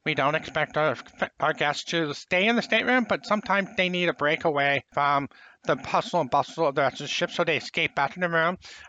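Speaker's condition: Profound hearing loss, congenital; late language development

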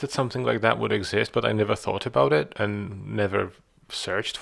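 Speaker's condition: No condition

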